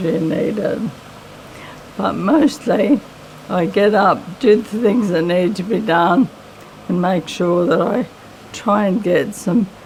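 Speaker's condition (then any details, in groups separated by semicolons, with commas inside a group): MND; voice slightly raspy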